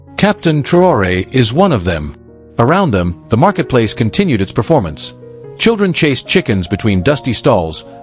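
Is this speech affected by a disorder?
No.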